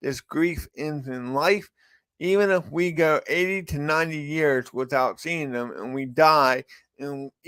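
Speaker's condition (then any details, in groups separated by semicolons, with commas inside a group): Cerebral palsy; from birth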